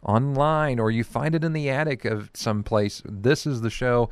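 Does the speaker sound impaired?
No.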